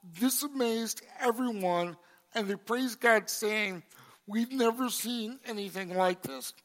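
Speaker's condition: Cerebral palsy; congenital

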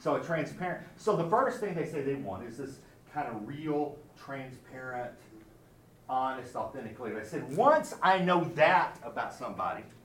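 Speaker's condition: No condition

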